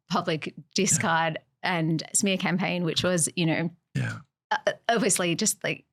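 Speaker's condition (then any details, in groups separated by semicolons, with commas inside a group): No condition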